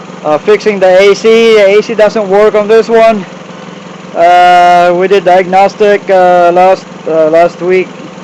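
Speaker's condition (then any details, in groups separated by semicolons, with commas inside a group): No condition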